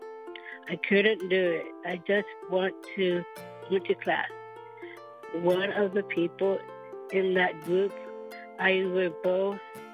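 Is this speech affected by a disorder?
Yes: Down syndrome.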